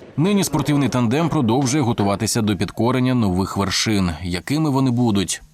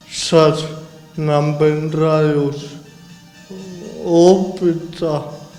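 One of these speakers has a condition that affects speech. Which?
The second: cerebral palsy.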